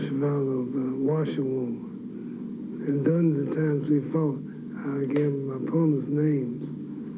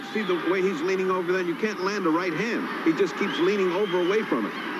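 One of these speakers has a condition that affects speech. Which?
The first: Parkinson's syndrome; no tremor; sometimes slurred speech.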